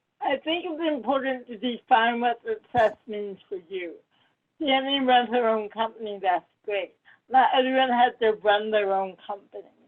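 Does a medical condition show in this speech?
Yes: cerebral palsy.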